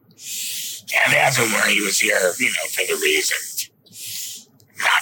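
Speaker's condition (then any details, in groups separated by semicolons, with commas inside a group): Laryngectomy; no vocal cords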